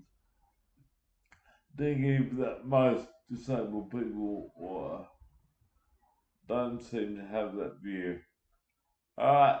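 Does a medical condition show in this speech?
Yes: cerebral palsy; uses wheelchair.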